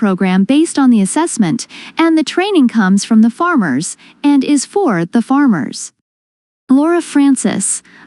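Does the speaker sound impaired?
No.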